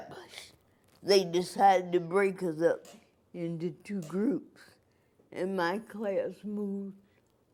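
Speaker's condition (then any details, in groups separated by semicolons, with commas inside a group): Cerebral palsy; from birth; can write with pencil; voice sounds different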